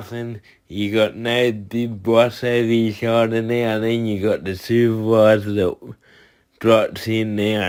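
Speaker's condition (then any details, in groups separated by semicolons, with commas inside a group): Cerebral palsy; from birth, tight muscles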